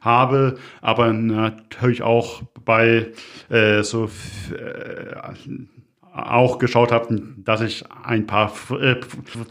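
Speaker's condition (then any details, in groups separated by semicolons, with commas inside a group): Stuttering; lifelong stuttering since early childhood, late start of speaking, early trouble telling sch sounds apart, past therapies; stronger today than usual, fluctuates with better phases, always clearly audible; hard blocks, repetitions of words and syllables, frequent äh fillers; blocks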